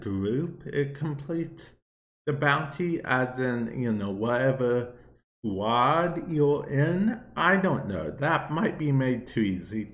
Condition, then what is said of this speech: Cerebral palsy. Basically, it's been known to affect my speech, my balance, and my hand-eye coordination.